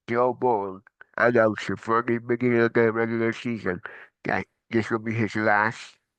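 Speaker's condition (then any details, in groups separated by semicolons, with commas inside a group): Cerebral palsy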